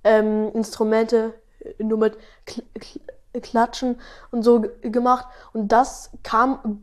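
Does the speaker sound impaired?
Yes: stuttering; age 12; stuttering a lot now while talking about stuttering; fluent singing with melody, stutters rapping without melody, little in podcast episodes, often fast, better slower; here repeated sounds, blocks.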